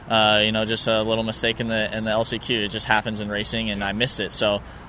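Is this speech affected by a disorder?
No.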